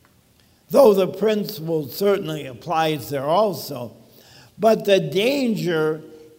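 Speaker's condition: ALS; talks funny, speech sounds abnormal

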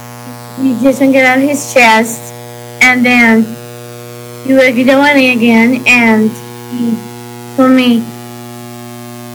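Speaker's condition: Down syndrome

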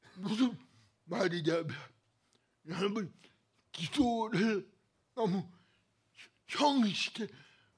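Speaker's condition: Cerebral palsy; two surgeries upcoming

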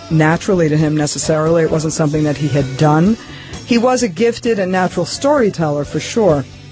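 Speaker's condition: No condition

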